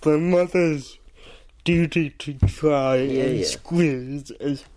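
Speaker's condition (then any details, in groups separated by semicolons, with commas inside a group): Cerebral palsy; says cannot do voices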